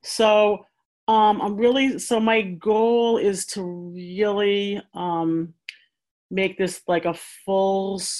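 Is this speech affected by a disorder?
Yes: stuttering; person who stutters, personal experience of stuttering, involved in support groups for adults who stutter; earlier felt speech not fluent enough to specialize in stuttering therapy; here prolonged sounds, blocks.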